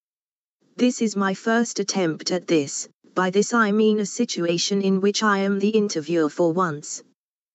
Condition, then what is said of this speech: None; typical speech.